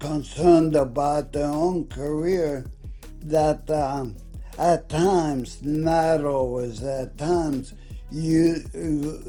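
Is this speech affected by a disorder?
Yes: ALS.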